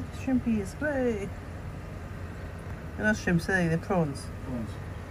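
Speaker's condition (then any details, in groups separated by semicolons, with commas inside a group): No condition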